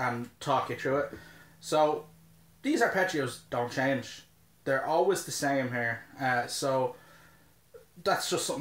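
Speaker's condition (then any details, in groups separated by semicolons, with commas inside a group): No condition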